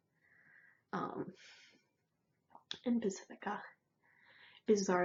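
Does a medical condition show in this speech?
No.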